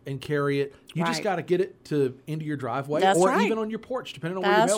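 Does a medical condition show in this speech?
No.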